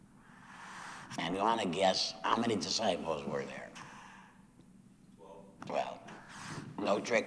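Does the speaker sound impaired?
Yes: laryngectomy after throat cancer; voice prosthesis placed.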